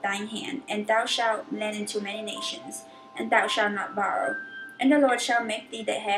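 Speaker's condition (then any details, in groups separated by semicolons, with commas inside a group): No condition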